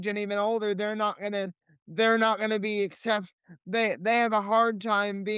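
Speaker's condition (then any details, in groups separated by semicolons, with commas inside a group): Cerebral palsy; limited mobility, legs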